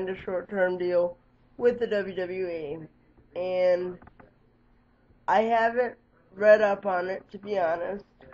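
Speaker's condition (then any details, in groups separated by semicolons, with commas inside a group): Cerebral palsy; lifelong, wheelchair user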